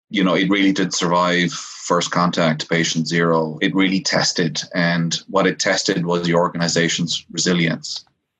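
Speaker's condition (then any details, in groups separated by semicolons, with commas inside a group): No condition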